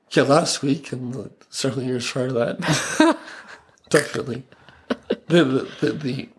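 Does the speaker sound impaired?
Yes: ALS; tongue affected but unchanged, predicted speech loss within a year not happened, voice changed, sounds older, voice challenges at work.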